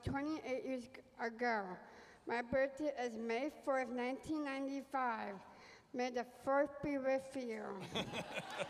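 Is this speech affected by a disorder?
Yes: Down syndrome; congenital, diagnosed before birth, born month early, intestinal surgery hours after birth, 17 days neonatal hospital; almost 28 years old, gives spoken testimony while pastor holds microphone; difficulty with speech development in childhood, used basic signs, early physical therapy to strengthen muscles.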